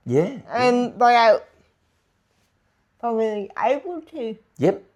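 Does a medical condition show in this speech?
Yes: disability affecting speech.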